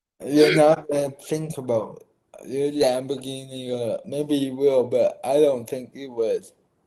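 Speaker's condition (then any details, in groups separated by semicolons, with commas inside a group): Cerebral palsy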